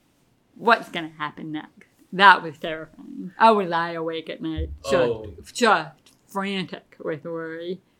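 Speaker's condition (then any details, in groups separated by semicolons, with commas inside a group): Deafness; pretty bad tinnitus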